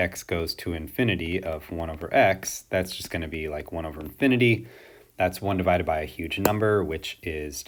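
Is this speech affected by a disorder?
No.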